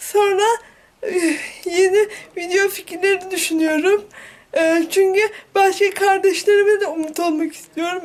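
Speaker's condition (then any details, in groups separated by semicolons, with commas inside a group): Cerebral palsy; from birth, hands and feet not fully developed; started crawling, physical therapy, treadmill walking practice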